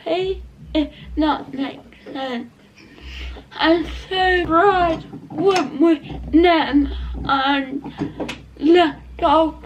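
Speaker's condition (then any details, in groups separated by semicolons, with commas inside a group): Cerebral palsy; not quadriplegic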